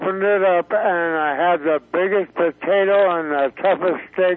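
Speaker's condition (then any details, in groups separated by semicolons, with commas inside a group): Stroke; not good verbally, avoids phone calls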